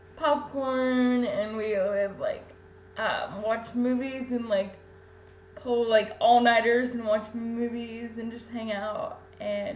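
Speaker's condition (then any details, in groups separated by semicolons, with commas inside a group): Cerebral palsy; infant ventilator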